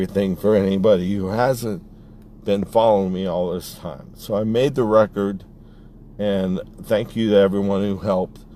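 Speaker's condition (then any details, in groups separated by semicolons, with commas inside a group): ALS; speech starting to be affected, cannot sing, breathing worsening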